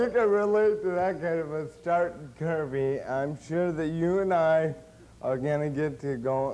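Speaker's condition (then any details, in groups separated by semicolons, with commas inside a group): Cerebral palsy; since birth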